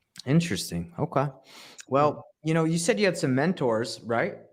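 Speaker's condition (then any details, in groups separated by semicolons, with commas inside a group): No condition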